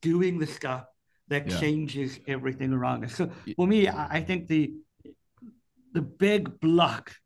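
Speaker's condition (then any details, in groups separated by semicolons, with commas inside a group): Cleft palate; speech impediment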